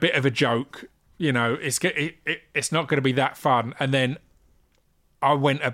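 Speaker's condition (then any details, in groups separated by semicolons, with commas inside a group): Stammer; struggles with hard g, avoids words starting with hard g, stutters and sputters, words catching; repeated sounds, prolonged sounds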